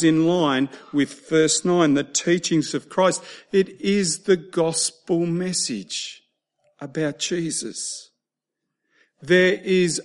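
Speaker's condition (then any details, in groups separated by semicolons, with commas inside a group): No condition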